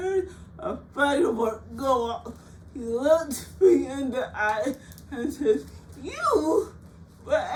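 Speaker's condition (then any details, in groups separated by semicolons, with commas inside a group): Cerebral palsy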